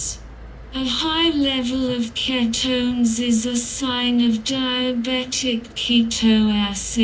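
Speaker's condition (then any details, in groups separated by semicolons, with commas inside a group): Cerebral palsy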